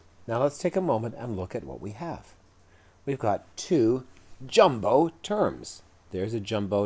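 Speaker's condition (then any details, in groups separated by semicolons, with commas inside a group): No condition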